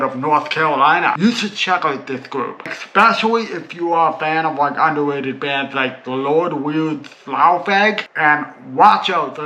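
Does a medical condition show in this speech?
Yes: cerebral palsy.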